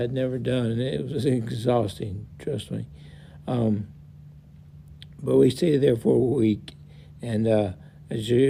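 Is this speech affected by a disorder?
Yes: multiple system atrophy.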